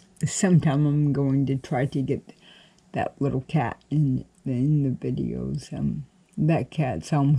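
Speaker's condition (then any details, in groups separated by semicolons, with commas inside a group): Cerebral palsy; cannot walk, crawls to get around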